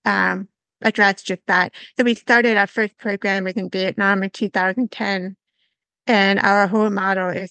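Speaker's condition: Severe to profound hearing loss; congenital, cochlear implant one side

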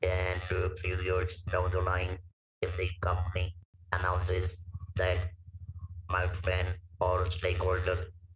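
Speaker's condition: Laryngectomy for vocal cord cancer; wrote 3 months

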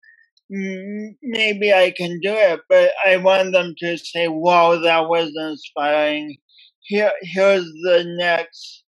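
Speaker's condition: Speech impediment from birth; oxygen loss at birth

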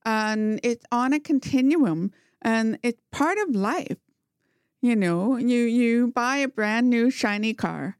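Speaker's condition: Profound hearing loss, congenital, bilateral; congenital profound hearing loss both ears

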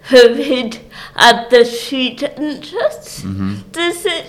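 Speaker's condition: Cerebral palsy; speech obviously affected

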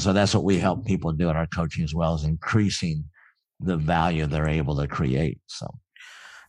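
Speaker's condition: Cleft palate; congenital cleft palate

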